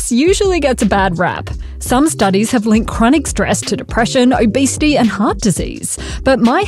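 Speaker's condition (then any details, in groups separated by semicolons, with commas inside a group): No condition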